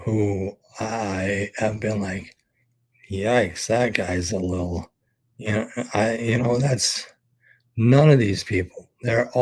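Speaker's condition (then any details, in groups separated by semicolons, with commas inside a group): ALS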